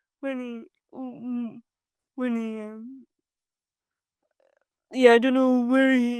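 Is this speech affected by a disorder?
Yes: cerebral palsy; from birth.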